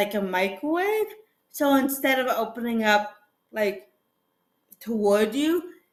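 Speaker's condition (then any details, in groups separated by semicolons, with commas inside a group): Cerebral palsy; fall risk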